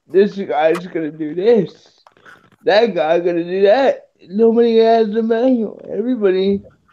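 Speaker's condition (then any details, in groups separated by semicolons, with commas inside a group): Cerebral palsy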